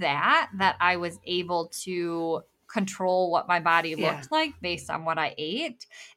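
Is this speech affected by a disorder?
Yes: bilateral cleft lip and palate; congenital, reconstructive surgery from very young age, later surgery result improved but not perfect.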